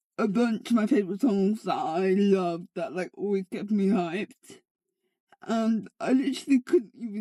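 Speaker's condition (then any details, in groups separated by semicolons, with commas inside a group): Cerebral palsy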